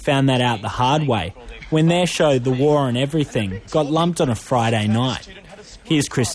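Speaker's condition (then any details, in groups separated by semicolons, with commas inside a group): No condition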